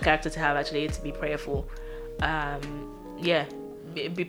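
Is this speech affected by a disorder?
No.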